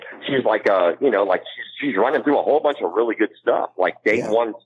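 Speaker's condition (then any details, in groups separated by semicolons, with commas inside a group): Cleft palate; congenital cleft palate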